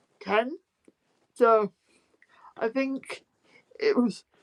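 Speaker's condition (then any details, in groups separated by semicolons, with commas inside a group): Spastic quadriplegic cerebral palsy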